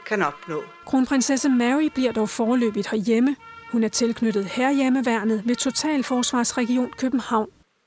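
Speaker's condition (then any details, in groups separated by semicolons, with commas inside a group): No condition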